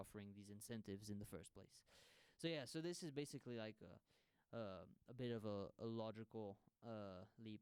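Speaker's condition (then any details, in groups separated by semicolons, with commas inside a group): No condition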